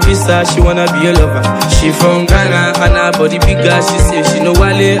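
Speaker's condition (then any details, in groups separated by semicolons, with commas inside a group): No condition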